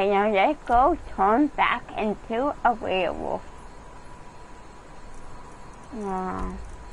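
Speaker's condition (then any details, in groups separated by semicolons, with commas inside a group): Cerebral palsy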